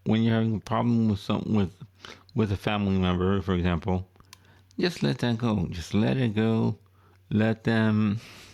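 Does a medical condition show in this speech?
Yes: cerebral palsy; wheelchair user.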